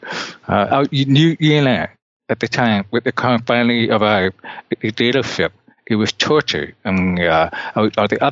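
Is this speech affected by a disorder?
Yes: deafness; cannot hear well, compensates by focusing visually on surroundings.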